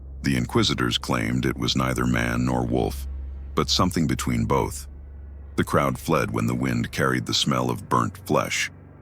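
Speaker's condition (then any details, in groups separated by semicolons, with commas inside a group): No condition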